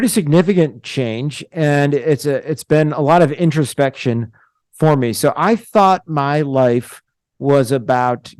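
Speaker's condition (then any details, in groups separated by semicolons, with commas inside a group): No condition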